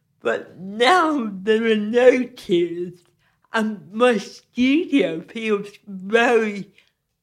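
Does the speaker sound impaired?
Yes: cerebral palsy; cerebral palsy from birth, affects physical movement when making art, loses balance often, must move carefully.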